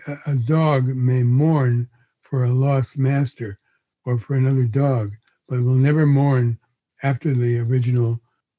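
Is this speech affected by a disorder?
Yes: Parkinson's disease; onset around age 81, first noticed sign frozen mask-like face, diagnosed by neurologist, progressive; chief symptom exhaustion, torpor, sluggishness, lethargy rather than tremor.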